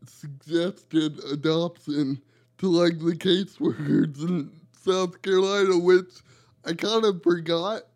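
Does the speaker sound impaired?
Yes: cerebral palsy; from birth, two months premature, umbilical cord around neck, oxygen mask at birth, wheelchair user; can barely type.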